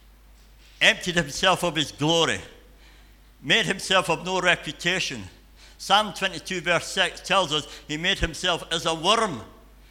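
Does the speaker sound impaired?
Yes: cleft palate and cleft lip; frequent childhood hospital stays at dental hospital in Edinburgh.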